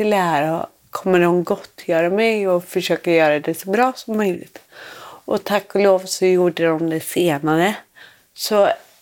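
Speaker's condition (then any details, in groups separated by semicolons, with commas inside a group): Cerebral palsy; born without heartbeat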